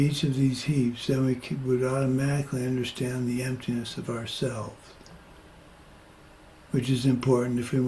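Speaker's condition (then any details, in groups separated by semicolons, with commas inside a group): Parkinson's; progressing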